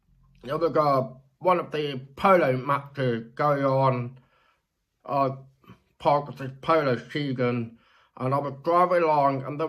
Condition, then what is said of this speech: Deafness. Um, and then when he responds, um, his speech is incredible.